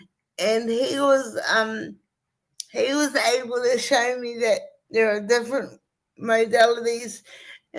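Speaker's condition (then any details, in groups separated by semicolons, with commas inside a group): Cerebral palsy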